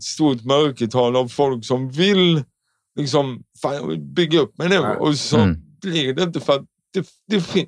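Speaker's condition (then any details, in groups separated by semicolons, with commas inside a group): Cerebral palsy; tongue fully stiff in childhood, shorter tight muscles, crooked hip, left leg turns inward; self-described speech defect still present, sounds not quite like others; childhood speech therapy to train speech, tense tongue, all s-sounds through nose as child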